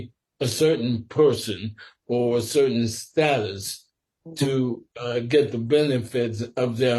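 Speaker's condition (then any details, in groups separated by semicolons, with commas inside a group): Sporadic ALS; must speak slower and carefully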